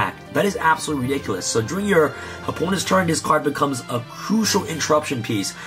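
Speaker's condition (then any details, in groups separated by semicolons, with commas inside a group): No condition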